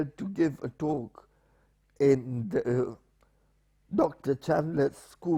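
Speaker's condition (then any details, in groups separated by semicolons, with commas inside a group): Spastic paraplegia with essential tremor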